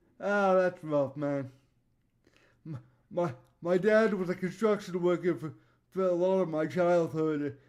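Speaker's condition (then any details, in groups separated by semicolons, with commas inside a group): Cerebral palsy; voice tone sometimes odd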